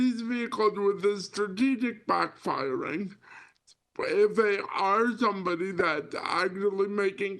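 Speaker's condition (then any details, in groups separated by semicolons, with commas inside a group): Spastic cerebral palsy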